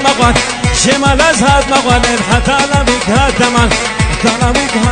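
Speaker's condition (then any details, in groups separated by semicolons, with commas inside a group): No condition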